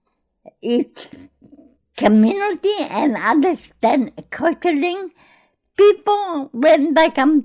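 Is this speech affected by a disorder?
Yes: cerebral palsy; unable to move without some support.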